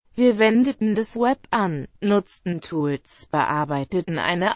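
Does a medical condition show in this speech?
No.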